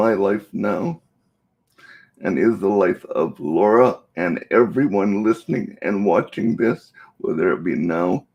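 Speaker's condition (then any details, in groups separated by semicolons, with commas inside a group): Cerebral palsy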